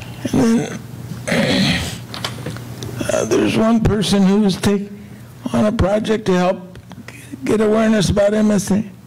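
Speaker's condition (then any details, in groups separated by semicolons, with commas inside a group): Multiple system atrophy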